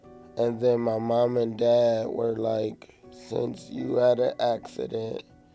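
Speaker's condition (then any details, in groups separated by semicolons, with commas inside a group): Cerebral palsy; therapists had stair climbing to bathroom as exercise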